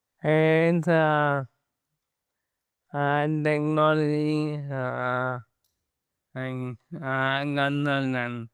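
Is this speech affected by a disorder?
Yes: ALS; slurred, worse with stress, fatigue; trouble S, P, H; throat clearing.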